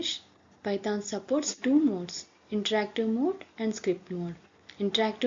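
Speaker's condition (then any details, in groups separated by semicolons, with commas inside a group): No condition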